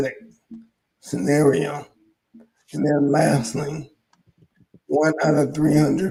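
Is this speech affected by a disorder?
Yes: ALS; hoarse voice.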